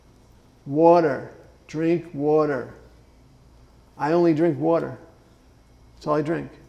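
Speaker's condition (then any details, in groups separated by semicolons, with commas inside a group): Parkinson's disease; exercise beyond comfort zone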